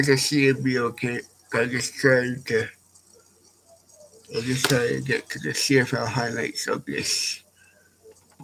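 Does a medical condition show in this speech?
Yes: cerebral palsy.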